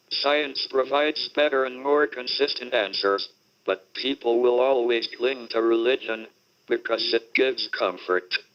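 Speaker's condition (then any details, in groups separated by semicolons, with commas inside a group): Motor neurone disease (ALS), speech-generating device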